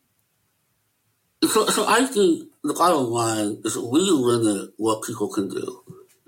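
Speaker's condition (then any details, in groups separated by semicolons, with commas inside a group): Möbius syndrome; no facial expressions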